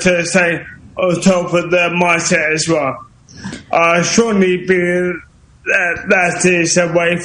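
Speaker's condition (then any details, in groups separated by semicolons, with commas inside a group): Motor neuron disease; voice slowing down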